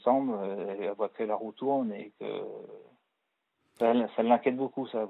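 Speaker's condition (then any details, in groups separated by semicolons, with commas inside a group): Parkinson's disease; Sinemet four times daily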